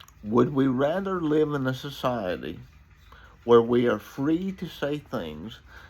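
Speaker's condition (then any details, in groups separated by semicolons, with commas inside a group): Cerebral palsy; from birth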